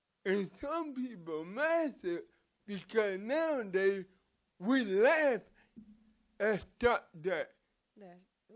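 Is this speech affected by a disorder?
Yes: cerebral palsy; from birth.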